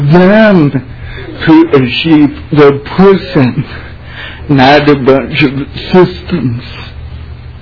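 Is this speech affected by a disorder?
Yes: cerebral palsy; visible physical disability, lives independently, drives own car.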